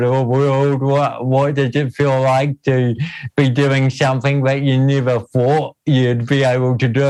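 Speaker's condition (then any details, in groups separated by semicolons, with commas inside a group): Cerebral palsy; speech therapy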